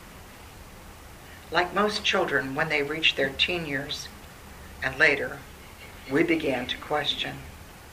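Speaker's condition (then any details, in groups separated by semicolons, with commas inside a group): No condition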